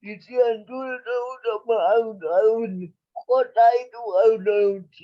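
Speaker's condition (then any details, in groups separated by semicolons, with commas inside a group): Cerebral palsy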